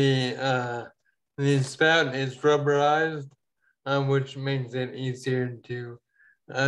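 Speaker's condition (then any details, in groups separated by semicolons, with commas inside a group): Ataxia; falls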